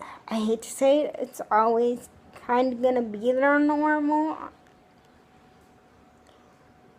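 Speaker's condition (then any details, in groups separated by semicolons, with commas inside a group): Cerebral palsy; wheelchair user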